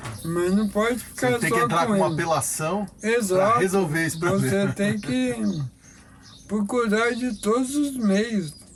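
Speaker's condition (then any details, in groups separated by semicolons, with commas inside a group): Amyotrophic lateral sclerosis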